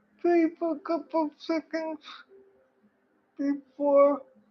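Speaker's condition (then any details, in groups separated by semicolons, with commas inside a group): Cerebral palsy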